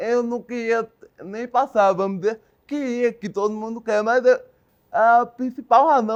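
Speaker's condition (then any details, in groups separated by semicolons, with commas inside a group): Cerebral palsy; from birth, lack of oxygen, non-progressive, motor only, wheelchair user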